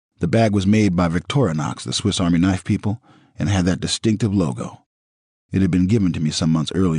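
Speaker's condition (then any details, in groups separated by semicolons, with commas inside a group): No condition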